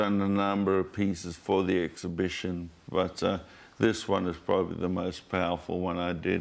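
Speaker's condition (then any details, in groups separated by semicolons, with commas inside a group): Motor neurone disease; diagnosed weeks ago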